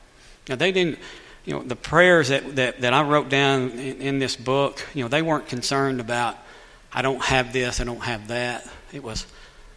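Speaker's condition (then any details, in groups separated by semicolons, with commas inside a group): Cleft lip and palate; born with cleft lip and cleft palate, lip scar hidden by mustache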